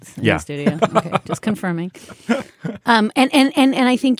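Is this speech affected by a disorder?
No.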